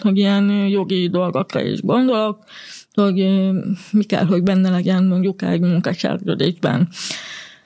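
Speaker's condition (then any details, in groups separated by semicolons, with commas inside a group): Hearing loss; communicates in spoken language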